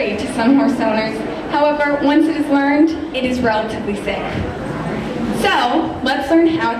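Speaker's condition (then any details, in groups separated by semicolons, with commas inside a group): No condition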